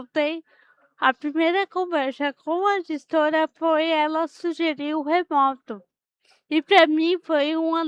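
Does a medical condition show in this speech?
Yes: cerebral palsy.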